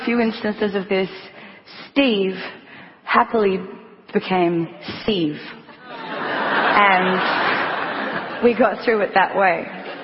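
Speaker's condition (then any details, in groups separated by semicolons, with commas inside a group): Stutter; lifelong stutter since childhood, proper nouns and names hardest, singing used as method when younger; age 28, ongoing stutter, lifelong dread of public speaking, performer; hesitates before names, swaps words at last minute via loophole method, sometimes thought drunk; blocks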